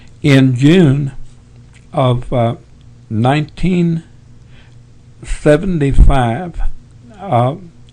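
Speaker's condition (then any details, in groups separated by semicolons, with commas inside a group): Parkinson's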